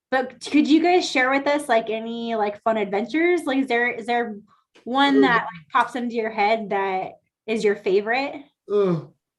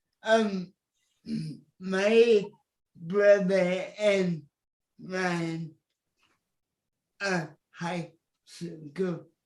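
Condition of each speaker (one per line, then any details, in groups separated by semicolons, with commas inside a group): No condition
Cerebral palsy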